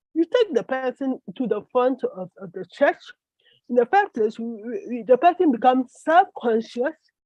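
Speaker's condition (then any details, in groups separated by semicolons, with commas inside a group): Cerebral palsy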